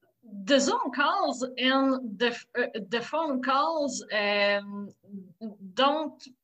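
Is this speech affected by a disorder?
Yes: stuttering, blocks; stuttering since childhood, persisting into adulthood, stuttered more during first COVID lockdown while talking less; stutters during this podcast; mostly blocks rather than repetitions, poorly coordinated speech movements, talking physically exhausting, hard to do other tasks while talking; here repeated words, blocks.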